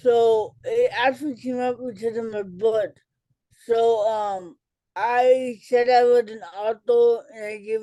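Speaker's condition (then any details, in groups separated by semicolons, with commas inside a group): Cerebral palsy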